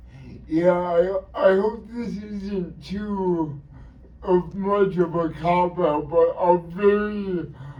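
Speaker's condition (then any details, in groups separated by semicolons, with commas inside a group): Cerebral palsy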